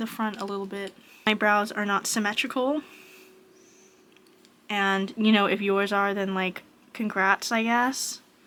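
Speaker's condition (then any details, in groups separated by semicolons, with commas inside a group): No condition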